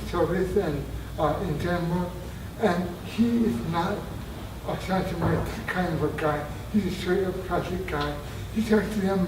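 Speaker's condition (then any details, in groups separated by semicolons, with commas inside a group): Traumatic brain injury; near-fatal injury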